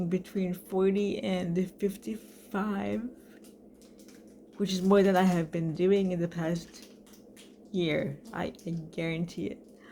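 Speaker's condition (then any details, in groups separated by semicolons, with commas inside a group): Cerebral palsy; Girdlestone resection surgery; speech impediment, may be hard to understand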